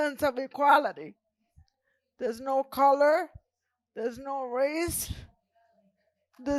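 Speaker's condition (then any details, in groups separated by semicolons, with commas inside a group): Cerebral palsy; present from birth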